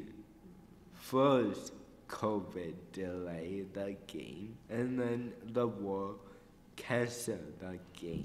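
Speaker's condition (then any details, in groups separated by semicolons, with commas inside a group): Cerebral palsy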